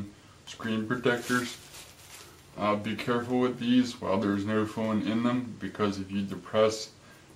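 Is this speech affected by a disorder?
Yes: cerebral palsy; affects gait and walking.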